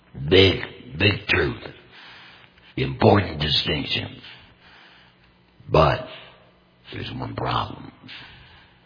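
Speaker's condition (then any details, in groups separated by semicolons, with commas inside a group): Total laryngectomy; may sound painful to listeners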